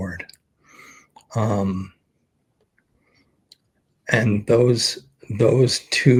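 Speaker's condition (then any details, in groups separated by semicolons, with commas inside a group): ALS; expects to lose voice very soon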